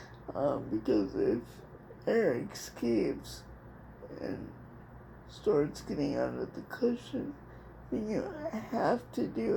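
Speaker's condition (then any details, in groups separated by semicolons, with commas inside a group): Cerebral palsy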